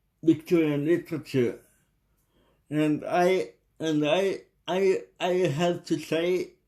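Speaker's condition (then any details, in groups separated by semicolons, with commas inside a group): Cerebral palsy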